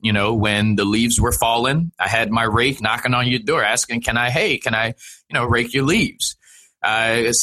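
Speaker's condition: No condition

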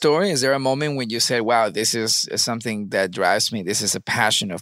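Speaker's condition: No condition

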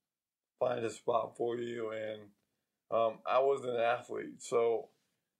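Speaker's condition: ALS; diagnosed after progressive weakness and drop in football performance

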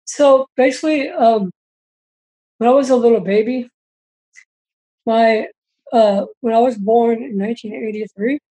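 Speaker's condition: Down syndrome; congenital

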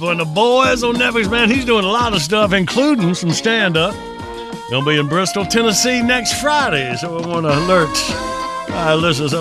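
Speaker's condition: No condition

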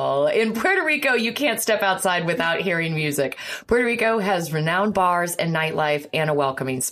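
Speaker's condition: No condition

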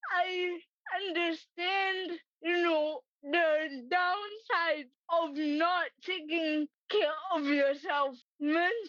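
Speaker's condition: Cerebral palsy; affects walking and hand use

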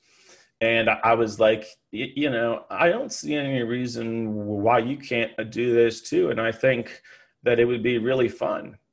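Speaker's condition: Stuttering; stutter since birth, many rounds of therapy, practices speech technique and self-image work; stutter persists, better some days, varies with focus and tiredness; obvious stutter, cannot be hidden, needs full mental focus on speaking, physically exhausting, harder with distractions; repeated sounds

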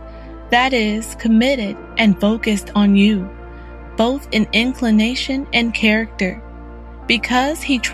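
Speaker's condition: No condition

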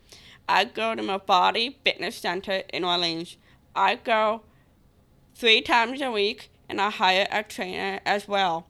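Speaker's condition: Down syndrome; accent from condition, fears not being understood, tries again speaking clearer and louder

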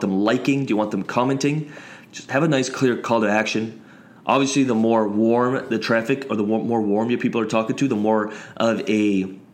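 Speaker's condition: No condition

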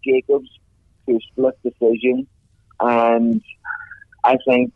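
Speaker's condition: No condition

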